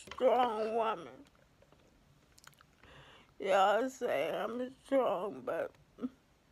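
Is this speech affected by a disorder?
Yes: ALS; affects hands.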